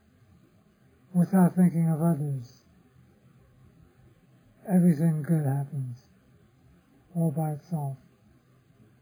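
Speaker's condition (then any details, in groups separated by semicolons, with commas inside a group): Parkinson's disease; others offer remedies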